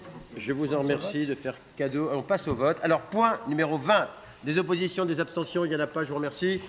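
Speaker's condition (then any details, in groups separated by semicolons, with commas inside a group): No condition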